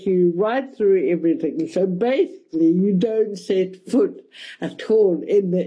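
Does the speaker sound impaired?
Yes: cerebral palsy; mild, balance slightly affected, hand control affected, walks, requests wheelchair assistance at airports; speech mildly affected.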